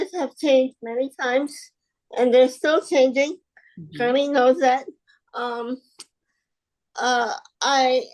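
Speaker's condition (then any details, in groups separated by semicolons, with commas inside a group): Spastic quadriplegic cerebral palsy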